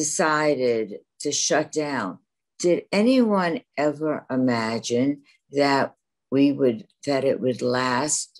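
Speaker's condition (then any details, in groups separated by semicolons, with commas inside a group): No condition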